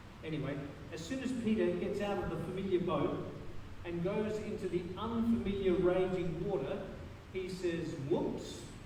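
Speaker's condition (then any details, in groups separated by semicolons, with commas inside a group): No condition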